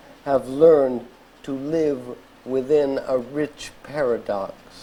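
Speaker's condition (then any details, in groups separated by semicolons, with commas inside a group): ALS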